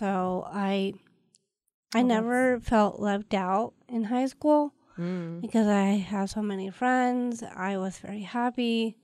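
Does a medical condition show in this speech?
Yes: Down syndrome; also hard time breathing.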